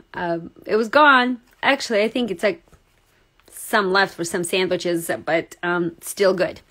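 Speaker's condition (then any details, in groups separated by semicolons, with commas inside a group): No condition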